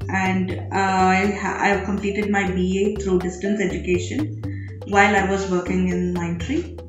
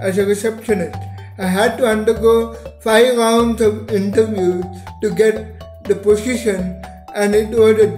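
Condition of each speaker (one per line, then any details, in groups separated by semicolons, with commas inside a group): No condition
Cerebral palsy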